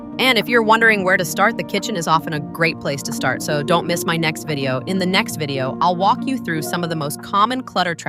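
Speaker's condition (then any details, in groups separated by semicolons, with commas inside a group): No condition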